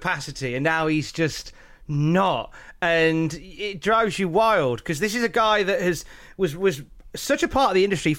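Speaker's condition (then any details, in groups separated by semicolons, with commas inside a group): No condition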